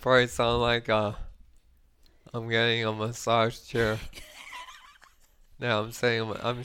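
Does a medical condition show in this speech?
Yes: ALS; cannot walk, Tobii eye-gaze texting, night ventilator, very low lung capacity, declines tracheostomy, acute hearing; recovering from recent cold, heavy phlegm, days on full-time ventilator, hospitalized, oxygen first night; voice got weaker.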